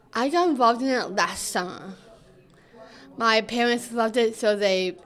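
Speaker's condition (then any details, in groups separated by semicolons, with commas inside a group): Down syndrome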